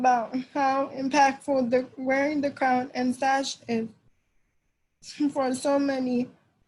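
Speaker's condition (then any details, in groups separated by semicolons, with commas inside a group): Cerebral palsy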